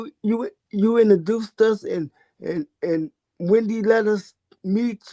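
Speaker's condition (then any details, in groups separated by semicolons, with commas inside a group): Cerebral palsy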